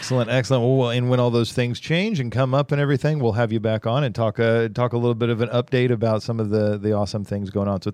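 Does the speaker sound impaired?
No.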